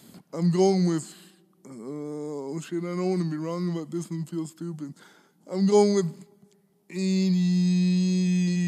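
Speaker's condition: Cerebral palsy; smokes a lot of cannabis

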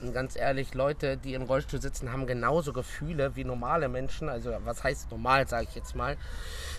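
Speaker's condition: No condition

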